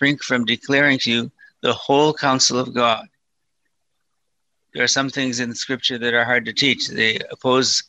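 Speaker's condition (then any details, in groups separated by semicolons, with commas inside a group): Parkinson's disease, mild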